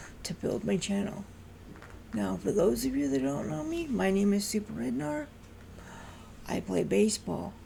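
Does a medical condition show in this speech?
Yes: cerebral palsy.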